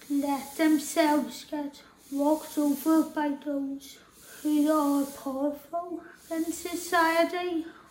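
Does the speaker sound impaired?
Yes: tracheostomy and ventilator dependent; paralysed from neck down, can move only head, electric and manual wheelchairs.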